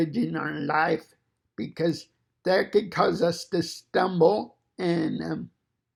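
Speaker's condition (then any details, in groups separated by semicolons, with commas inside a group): Cerebral palsy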